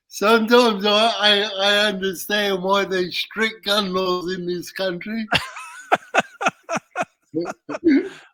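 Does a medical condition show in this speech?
Yes: cerebral palsy; uses wheelchair.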